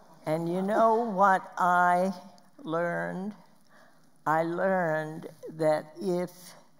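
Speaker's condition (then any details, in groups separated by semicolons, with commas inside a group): Spasmodic dysphonia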